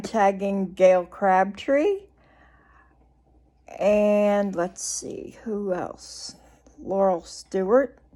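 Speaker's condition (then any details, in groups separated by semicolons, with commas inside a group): Cerebral palsy; speech noticeably atypical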